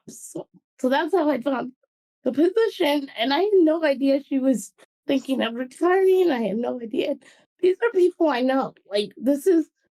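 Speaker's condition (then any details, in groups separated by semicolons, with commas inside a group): Cerebral palsy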